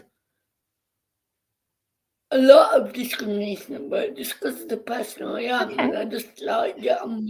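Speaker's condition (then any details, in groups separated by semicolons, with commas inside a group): Cerebral palsy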